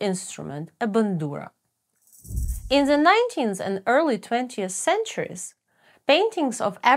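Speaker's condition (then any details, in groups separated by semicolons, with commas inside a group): No condition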